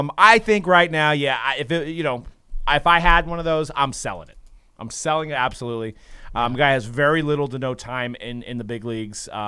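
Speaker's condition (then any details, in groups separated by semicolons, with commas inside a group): No condition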